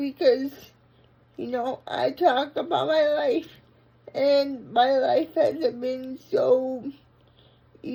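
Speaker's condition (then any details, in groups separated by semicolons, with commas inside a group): Brain injury; unable to walk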